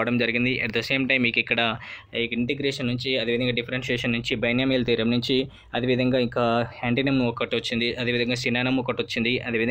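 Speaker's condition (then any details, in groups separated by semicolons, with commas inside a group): No condition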